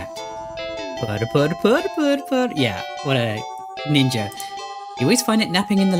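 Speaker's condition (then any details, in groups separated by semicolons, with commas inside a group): No condition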